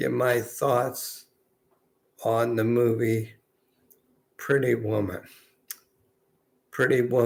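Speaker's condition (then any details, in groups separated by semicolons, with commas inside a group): Multiple sclerosis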